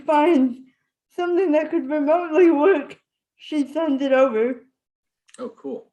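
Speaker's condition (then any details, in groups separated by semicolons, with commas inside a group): Spastic cerebral palsy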